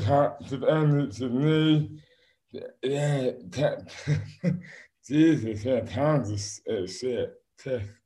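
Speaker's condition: Dystonia; diagnosed at national neurological hospital London after five years undiagnosed, five days of testing

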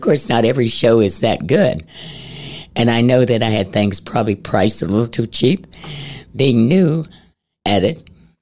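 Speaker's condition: Head and neck cancer, stage 4, into voice box

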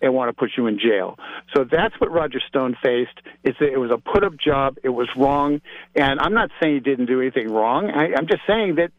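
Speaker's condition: No condition

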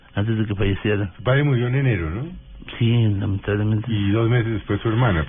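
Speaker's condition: Parkinson's disease; neurologist care, walking, running and tennis exercise, felt stronger after two weeks

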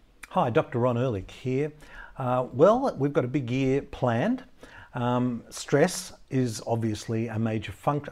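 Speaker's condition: No condition

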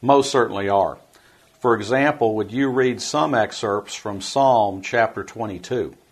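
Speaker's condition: No condition

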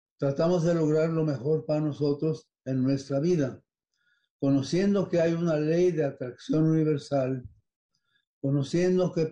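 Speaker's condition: Parkinson's disease; dopamine pills

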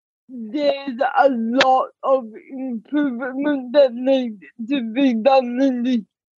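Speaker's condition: Ataxic cerebral palsy; speech audibly affected

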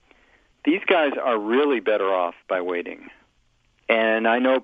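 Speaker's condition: No condition

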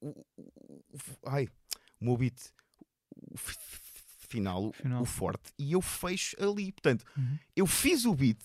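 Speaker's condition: Stuttering; Stuttering 38 years, long concealed, therapist taught smoothing, first performance World Stuttering Day Porto; mild but variable, more noticeable in this recording setting, increases during conversation; stutters very little on stage, voice use makes stutter disappear, worse in interviews than one-to-one; repeated sounds, repeated words, prolonged sounds

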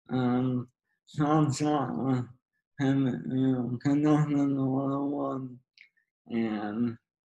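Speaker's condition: ALS; slow progressor

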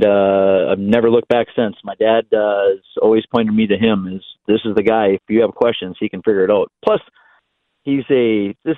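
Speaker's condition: No condition

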